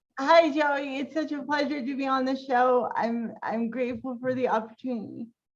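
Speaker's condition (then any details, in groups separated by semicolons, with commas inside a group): Cerebral palsy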